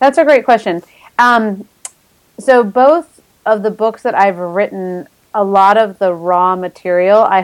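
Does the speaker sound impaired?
No.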